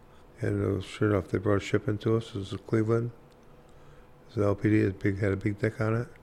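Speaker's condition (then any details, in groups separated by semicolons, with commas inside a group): Parkinson's disease; hard time talking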